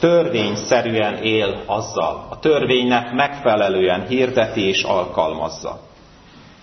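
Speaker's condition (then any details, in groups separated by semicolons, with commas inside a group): No condition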